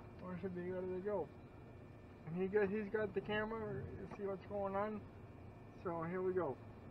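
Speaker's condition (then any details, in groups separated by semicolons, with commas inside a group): Cerebral palsy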